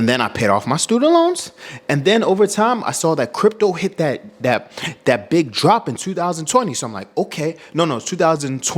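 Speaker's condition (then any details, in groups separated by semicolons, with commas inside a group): No condition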